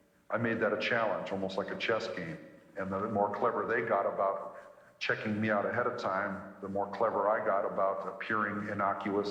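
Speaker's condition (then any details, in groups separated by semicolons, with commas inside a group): No condition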